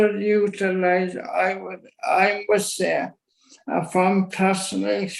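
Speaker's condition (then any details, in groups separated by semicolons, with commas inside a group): Motor neuron disease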